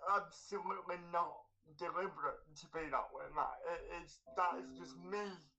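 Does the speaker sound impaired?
Yes: cerebral palsy; cerebral palsy with hypertonia, tension from feet up through legs into chest; speaks using face muscles, looks in pain, sounds like crying, less clear when excited, projects voice in noise.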